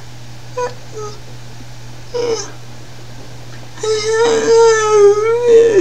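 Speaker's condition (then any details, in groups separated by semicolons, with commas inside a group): Cerebral palsy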